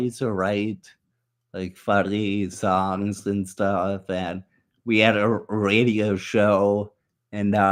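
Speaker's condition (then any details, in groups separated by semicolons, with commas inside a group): Muscular dystrophy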